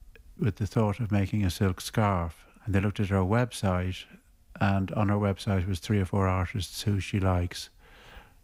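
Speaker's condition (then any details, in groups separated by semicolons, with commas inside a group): Parkinson's; progressive, expected to get tougher, affects making steady non-wobbly lines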